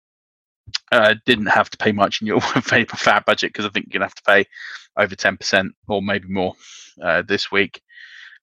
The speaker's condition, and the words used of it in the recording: No condition.